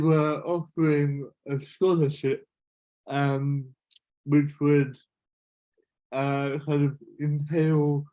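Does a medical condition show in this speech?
Yes: cerebral palsy.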